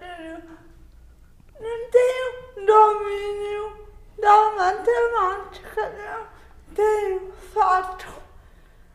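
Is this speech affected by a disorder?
Yes: cerebral palsy; listeners sometimes misunderstand words, difficulty with punctuation when writing.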